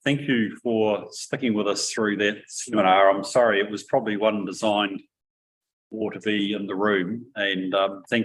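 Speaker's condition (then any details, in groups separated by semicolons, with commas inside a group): No condition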